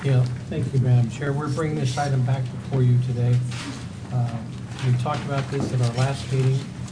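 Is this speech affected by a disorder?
No.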